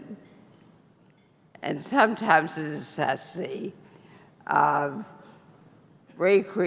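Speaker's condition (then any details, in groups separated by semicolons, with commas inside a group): Brain injury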